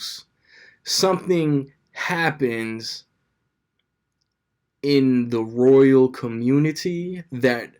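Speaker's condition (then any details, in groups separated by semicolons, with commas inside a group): No condition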